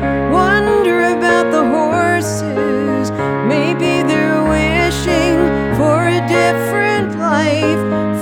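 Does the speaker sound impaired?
No.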